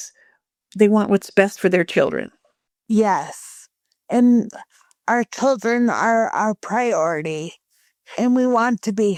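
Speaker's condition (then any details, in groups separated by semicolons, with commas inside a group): Cerebral palsy; present from birth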